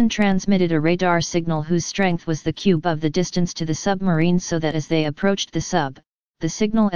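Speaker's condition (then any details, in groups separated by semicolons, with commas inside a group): No condition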